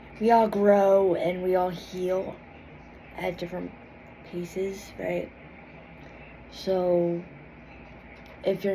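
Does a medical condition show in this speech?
Yes: cerebral palsy.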